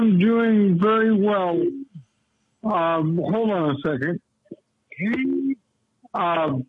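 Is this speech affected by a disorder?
Yes: cerebral palsy; lifelong.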